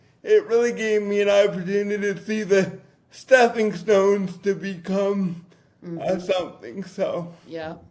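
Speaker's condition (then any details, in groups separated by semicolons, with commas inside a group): Cerebral palsy; difficult to talk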